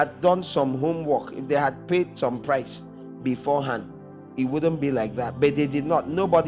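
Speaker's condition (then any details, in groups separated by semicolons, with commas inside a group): No condition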